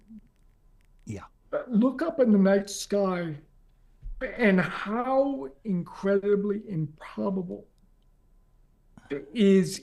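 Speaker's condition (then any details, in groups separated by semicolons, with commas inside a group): ALS; progressive, onset leg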